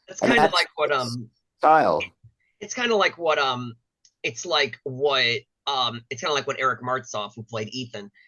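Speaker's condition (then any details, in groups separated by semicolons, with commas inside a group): No condition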